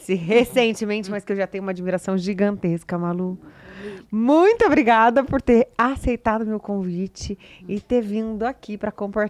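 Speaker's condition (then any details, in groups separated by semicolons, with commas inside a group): No condition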